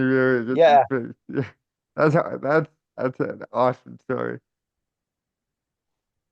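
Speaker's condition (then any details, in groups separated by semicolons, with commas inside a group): Cerebral palsy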